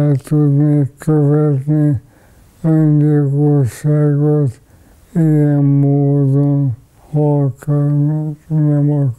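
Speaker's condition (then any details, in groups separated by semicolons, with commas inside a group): ALS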